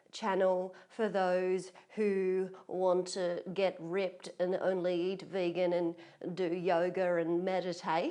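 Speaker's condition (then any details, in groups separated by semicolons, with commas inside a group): No condition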